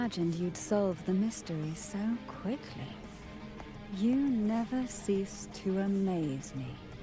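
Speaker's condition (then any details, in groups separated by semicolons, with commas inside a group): No condition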